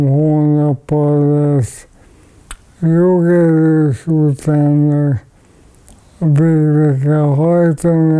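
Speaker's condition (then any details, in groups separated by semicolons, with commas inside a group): ALS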